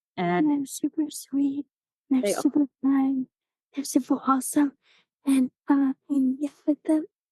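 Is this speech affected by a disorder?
Yes: cerebral palsy.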